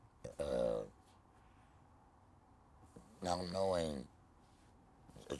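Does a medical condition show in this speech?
Yes: laryngectomy, voice prosthesis; speaks with artificial device and voice prosthesis.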